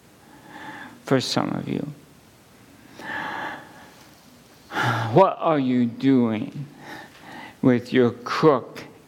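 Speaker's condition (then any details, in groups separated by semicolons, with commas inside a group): ALS; under neurologist care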